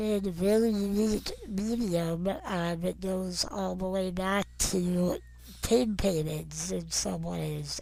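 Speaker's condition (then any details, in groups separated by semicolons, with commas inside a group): Non-progressive muscular dystrophy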